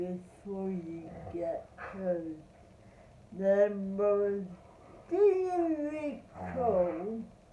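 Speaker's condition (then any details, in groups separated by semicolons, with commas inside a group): Cerebral palsy; spastic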